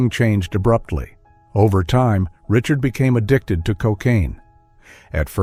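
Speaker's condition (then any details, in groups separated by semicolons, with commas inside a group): No condition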